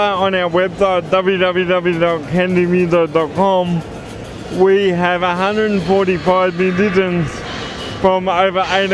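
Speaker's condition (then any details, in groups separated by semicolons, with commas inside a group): Cerebral palsy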